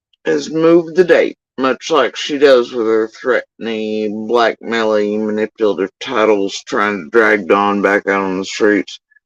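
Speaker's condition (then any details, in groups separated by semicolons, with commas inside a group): Facial paralysis after surgery; tongue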